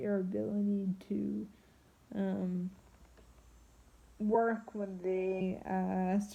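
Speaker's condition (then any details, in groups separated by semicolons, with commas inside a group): Triplegic cerebral palsy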